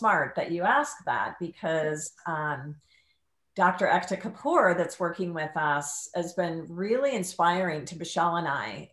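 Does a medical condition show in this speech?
No.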